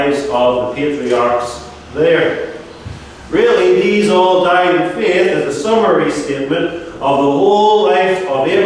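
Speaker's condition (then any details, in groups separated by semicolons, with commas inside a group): No condition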